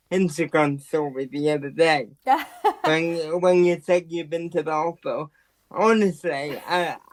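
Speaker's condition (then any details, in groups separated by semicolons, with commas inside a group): Quadriplegic cerebral palsy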